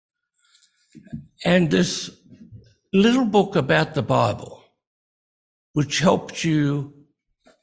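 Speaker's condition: Breathing-related speech difficulty

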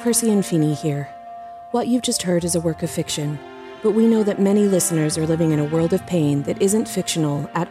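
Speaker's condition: No condition

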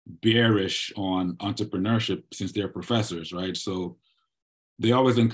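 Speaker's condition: No condition

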